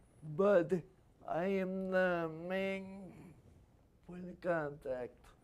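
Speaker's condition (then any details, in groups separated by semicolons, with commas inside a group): Spastic quadriplegia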